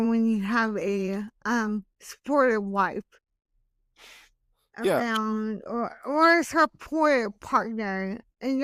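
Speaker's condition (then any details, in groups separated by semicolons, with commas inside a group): Hemiplegic cerebral palsy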